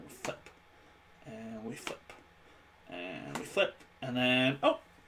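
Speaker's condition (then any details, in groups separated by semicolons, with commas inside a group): No condition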